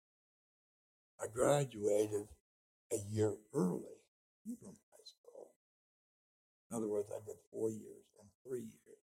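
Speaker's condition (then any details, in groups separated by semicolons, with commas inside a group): Speech impediment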